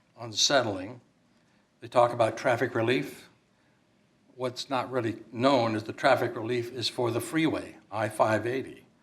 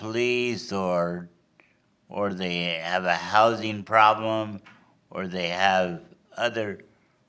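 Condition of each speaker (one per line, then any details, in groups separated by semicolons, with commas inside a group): No condition
Cerebral palsy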